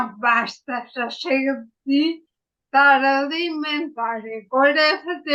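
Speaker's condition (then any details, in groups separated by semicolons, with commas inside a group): Ataxia after brain injury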